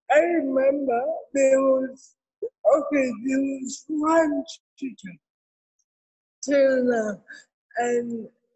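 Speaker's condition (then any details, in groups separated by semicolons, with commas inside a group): Cerebral palsy; did not cry or breathe at birth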